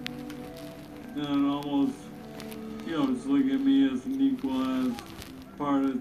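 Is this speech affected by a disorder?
Yes: ALS; speaks via computer, feeding tube.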